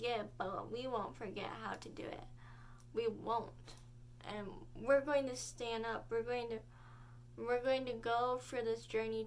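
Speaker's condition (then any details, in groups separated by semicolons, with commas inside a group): Cerebral palsy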